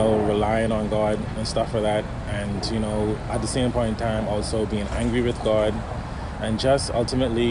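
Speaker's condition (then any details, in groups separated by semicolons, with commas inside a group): No condition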